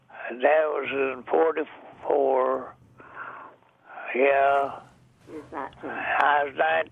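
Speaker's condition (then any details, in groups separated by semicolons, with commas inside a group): Deafness; also blind, age 99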